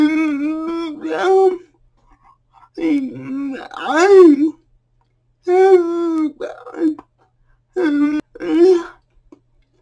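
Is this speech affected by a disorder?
Yes: cerebral palsy.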